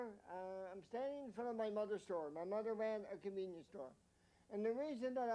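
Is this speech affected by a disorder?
Yes: mild cerebral palsy.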